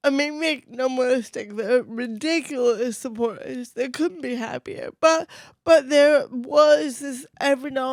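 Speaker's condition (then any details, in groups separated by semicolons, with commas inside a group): Cerebral palsy, mild; voice affected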